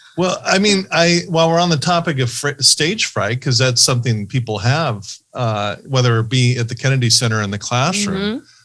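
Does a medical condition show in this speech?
No.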